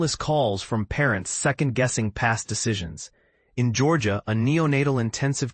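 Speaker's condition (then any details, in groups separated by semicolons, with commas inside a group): No condition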